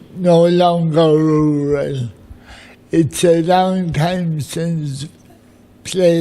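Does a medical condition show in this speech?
Yes: cerebral palsy.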